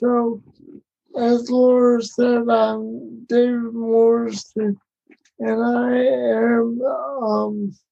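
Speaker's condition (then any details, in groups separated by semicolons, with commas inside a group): Cerebral palsy; adaptive yoga with breath work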